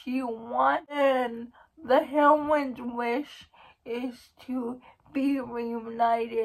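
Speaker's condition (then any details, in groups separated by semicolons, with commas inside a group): Cerebral palsy; uses wheelchair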